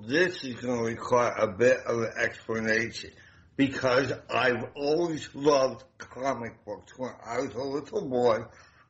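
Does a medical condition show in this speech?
Yes: damaged voice box; voice sounds noticeably different.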